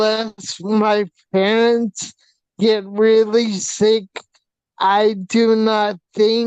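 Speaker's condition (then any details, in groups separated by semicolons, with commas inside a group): Hydrocephalus with shunt failure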